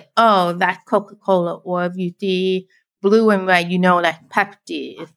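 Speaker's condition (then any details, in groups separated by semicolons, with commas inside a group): Deafblind, born deaf; narrowed visual field; hearing aid on right, cochlear implant on left, about 40 degree visual field; can speak, signing easier than speaking English in videos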